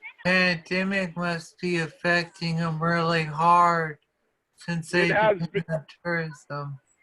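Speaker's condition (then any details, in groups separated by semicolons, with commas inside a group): Multiple sclerosis; primary progressive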